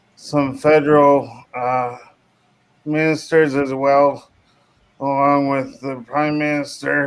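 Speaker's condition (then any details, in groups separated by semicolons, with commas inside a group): Cerebral palsy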